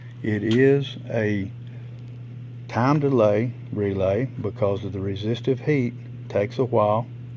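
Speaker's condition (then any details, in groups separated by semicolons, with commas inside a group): No condition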